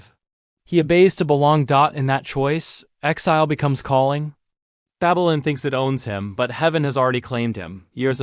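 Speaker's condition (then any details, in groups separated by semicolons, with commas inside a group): No condition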